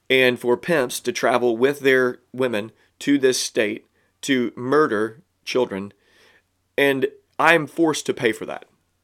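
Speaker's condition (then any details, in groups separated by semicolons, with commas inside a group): No condition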